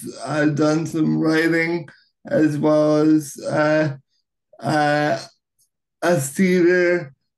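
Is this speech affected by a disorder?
Yes: cerebral palsy, right-sided high tone.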